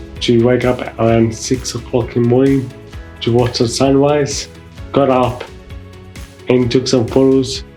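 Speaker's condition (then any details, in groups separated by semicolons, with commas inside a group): Mild cerebral palsy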